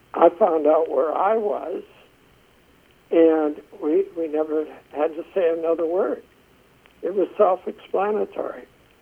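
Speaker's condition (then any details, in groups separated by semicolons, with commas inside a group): Essential tremor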